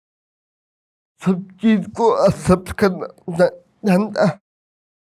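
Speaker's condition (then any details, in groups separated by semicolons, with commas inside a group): Cerebral palsy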